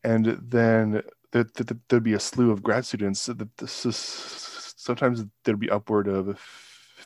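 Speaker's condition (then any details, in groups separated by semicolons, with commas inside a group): Stuttering; stuttering since childhood, severe in middle and high school, could not get words out, several intensive camps when younger; still stutters, communicating virtually more challenging, more anxiety; word and part-word repetitions, blocks on own name; repeated sounds, repeated words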